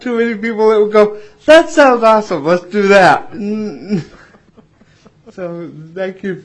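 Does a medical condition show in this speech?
Yes: cerebral palsy; not improved by habilitation, has support staff; 42 years old.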